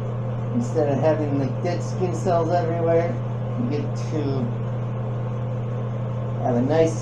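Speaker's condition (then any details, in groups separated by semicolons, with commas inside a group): Cerebral palsy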